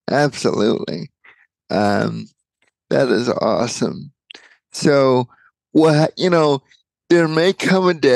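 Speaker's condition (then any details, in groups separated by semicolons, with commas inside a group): Cerebral palsy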